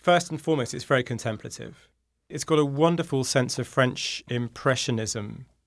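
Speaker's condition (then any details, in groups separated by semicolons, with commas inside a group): No condition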